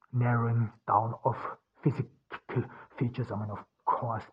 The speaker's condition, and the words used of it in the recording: Stuttering. However, and I will always like to record one, but of course, there are some issues like my stuttering and however,